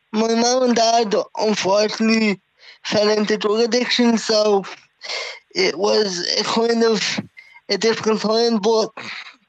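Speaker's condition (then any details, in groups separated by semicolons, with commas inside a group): Cerebral palsy; secondary scoliosis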